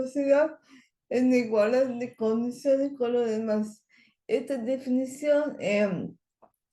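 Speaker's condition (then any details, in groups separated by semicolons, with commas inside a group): Cerebral palsy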